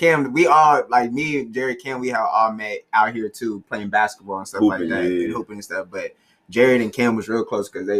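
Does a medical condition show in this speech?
No.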